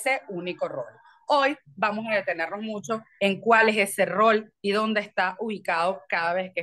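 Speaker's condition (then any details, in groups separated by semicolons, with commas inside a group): No condition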